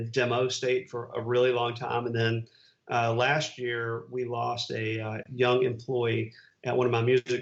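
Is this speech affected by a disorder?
No.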